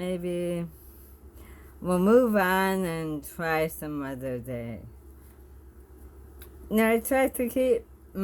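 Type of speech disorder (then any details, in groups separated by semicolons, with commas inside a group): Bulbar dysarthria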